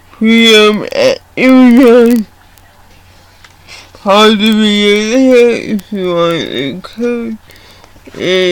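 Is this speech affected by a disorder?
Yes: cerebral palsy; slurred speech.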